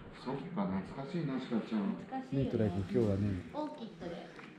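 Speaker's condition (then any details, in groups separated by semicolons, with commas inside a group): No condition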